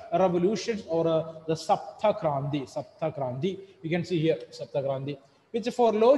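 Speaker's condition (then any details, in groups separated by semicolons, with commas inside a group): No condition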